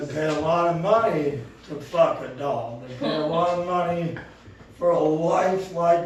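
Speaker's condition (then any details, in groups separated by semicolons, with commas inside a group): Cerebral palsy; movement disorder since childhood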